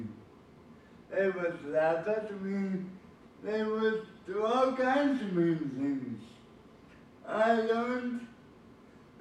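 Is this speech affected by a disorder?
Yes: cerebral palsy.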